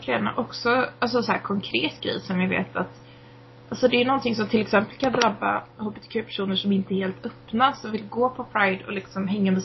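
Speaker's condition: No condition

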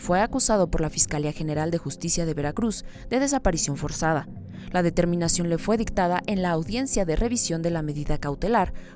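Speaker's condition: No condition

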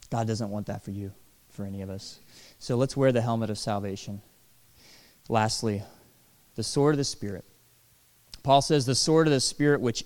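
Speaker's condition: No condition

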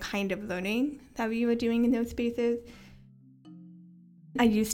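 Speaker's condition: Hearing loss with cochlear implants; bilateral cochlear implants, first implant at age 18, not born deaf, born with some hearing, formerly FM systems with hearing aids; many years with bilateral cochlear implants, more disabled when implants malfunction; pretty good speech and listening comprehension in childhood, kept on speech path

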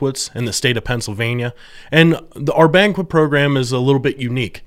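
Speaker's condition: No condition

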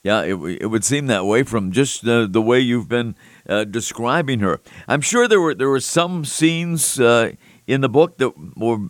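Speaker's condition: No condition

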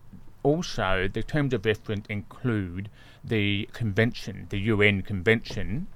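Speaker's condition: Deafness, born deaf

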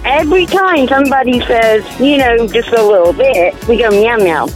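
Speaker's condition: No condition

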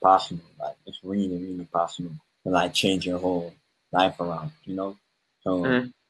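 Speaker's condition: Cleft palate; speech impediment since birth

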